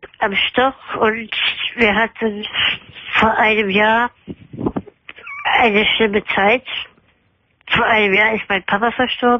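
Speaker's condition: Spinal muscular atrophy; never able to stand, formerly wheelchair user, scoliosis, progressive muscle weakness; bedbound ten years, cannot breathe without mask, formerly ventilated only at night, eats only in bed

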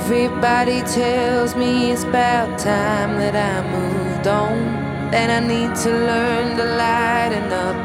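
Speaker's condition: No condition

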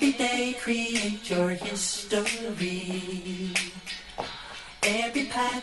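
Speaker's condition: No condition

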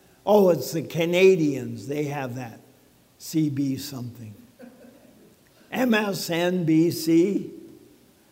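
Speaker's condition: ALS; talking funny

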